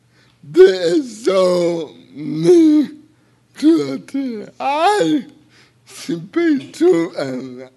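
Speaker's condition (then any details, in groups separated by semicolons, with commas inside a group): Cerebral palsy; speech a little unclear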